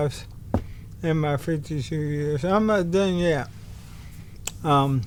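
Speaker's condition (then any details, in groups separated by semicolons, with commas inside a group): ALS; bulbar-upper onset, tongue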